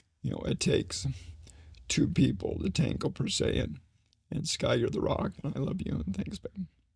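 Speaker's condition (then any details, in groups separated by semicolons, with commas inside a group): ALS; slowly progressing form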